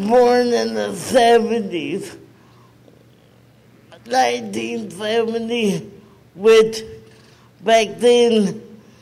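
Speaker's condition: Cerebral palsy; never received needed therapy

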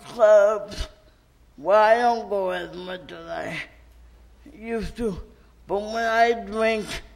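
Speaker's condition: Cerebral palsy; did not get needed physical therapy in childhood

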